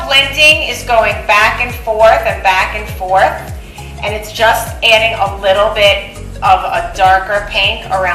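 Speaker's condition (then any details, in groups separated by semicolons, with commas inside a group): No condition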